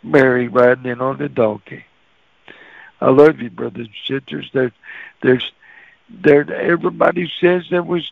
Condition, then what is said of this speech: Cerebral palsy. And when I get nervous, I can't talk plain for nothing.